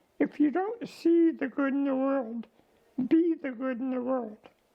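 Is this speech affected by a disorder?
Yes: ALS.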